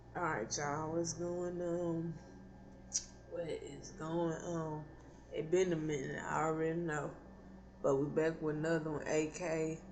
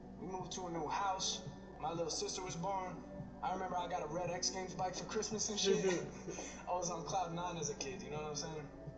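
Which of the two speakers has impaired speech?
The first: cerebral palsy; not paralyzed, can stand.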